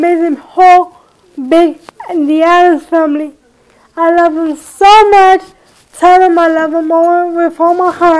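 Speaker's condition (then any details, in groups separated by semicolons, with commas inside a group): Cerebral palsy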